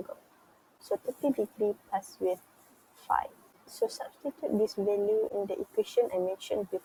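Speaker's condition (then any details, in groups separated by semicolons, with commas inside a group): No condition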